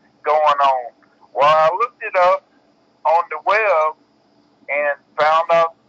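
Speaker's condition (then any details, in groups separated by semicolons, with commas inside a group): Cerebral palsy; bedbound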